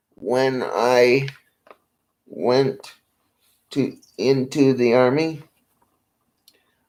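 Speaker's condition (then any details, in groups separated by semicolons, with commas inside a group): Cerebral palsy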